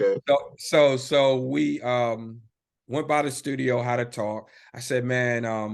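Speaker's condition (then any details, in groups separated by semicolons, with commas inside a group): No condition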